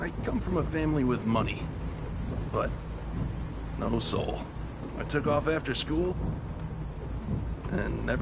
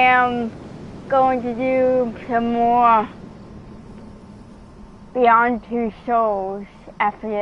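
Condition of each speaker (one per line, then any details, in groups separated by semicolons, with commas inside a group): No condition
Cerebral palsy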